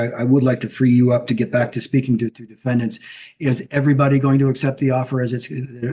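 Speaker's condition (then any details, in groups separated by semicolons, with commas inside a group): No condition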